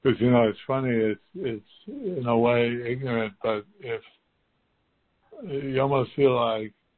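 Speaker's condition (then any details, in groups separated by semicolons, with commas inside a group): Parkinson's; in clinical trial of stem cell therapy derived from donated bone marrow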